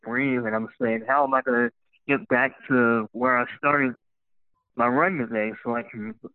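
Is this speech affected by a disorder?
Yes: cleft lip and palate; speech impediment, harder for new people to understand at first.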